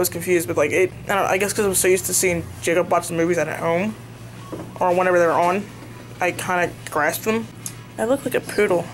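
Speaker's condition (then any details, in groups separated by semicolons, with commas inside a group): No condition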